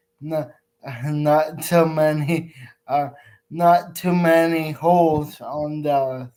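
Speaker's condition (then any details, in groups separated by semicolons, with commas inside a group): Cerebral palsy; affects nearly every word, hard pronunciation, sometimes cannot speak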